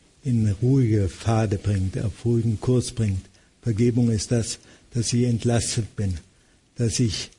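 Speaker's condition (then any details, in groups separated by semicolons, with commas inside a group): Parkinson's disease; reduced mobility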